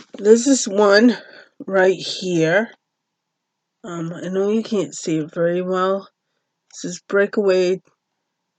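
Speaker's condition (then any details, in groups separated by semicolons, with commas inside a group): Cerebral palsy; uses a cane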